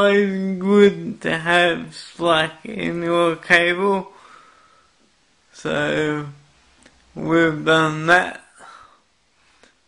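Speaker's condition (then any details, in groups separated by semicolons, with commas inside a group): Cerebral palsy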